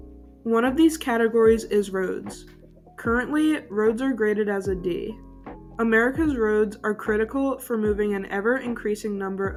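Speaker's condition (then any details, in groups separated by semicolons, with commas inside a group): No condition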